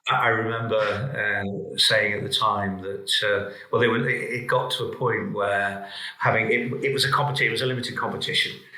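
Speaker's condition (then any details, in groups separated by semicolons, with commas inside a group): No condition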